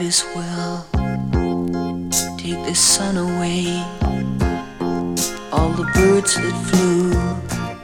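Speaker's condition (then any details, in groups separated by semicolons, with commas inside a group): No condition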